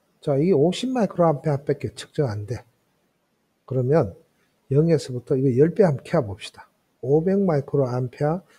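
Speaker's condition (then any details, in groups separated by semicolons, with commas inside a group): No condition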